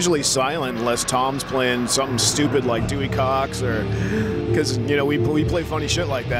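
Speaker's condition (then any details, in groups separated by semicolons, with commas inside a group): No condition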